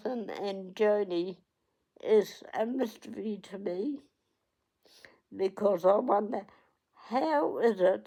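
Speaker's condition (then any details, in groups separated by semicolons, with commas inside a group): Cerebral palsy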